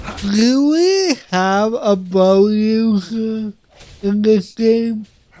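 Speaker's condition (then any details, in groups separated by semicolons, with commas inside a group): Cerebral palsy; affects voice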